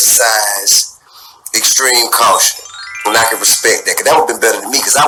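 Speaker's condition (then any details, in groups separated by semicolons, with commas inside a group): No condition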